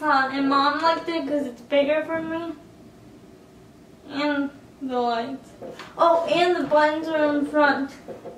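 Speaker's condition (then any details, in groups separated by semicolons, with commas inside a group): Cerebral palsy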